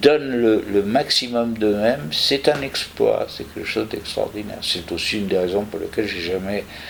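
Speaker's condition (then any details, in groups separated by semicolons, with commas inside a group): No condition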